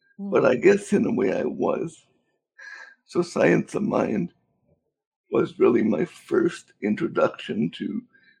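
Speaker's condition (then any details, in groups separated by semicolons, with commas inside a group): Cerebral palsy; unable to walk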